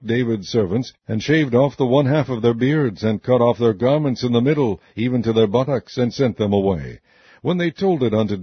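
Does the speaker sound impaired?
No.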